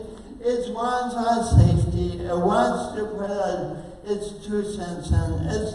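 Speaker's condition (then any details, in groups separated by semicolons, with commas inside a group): Oxygen-related condition, speech impairment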